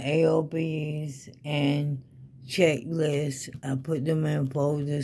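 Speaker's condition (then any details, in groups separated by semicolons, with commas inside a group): ALS; needs help with daily activities, fatigue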